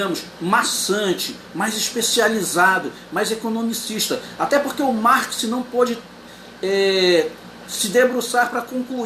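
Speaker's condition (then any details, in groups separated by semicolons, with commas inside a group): No condition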